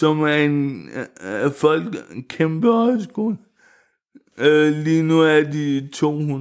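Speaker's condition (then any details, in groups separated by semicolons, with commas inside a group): Cerebral palsy; wheelchair user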